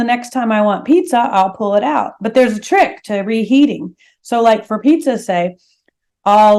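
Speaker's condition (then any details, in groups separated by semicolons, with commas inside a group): No condition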